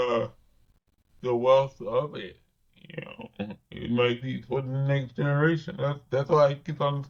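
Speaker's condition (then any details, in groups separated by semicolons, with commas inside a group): Cerebral palsy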